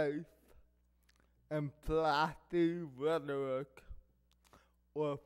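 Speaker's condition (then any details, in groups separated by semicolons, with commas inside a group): Cerebral palsy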